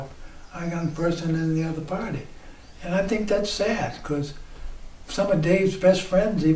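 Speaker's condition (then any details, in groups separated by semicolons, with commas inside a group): ALS; diagnosed couple years ago, types with two fingers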